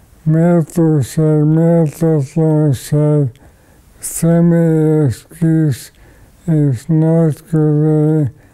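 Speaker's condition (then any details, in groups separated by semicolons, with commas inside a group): ALS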